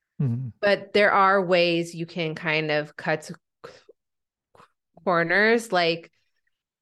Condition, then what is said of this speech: Stuttering. And stuttering can include like prolongations of certain sounds or repeating consonants, like I just did there.